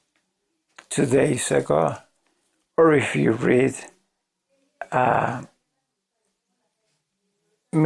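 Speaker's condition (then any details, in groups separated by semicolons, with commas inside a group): ALS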